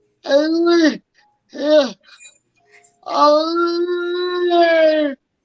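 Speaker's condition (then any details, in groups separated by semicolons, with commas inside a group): Cerebral palsy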